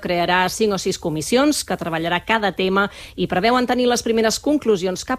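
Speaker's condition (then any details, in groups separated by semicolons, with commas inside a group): No condition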